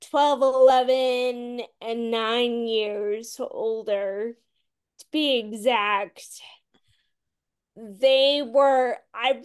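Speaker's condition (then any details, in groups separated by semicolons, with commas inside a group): Friedreich's ataxia; initially called mild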